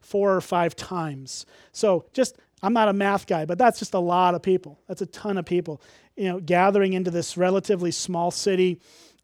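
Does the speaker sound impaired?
No.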